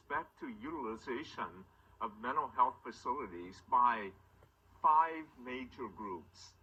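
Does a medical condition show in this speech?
No.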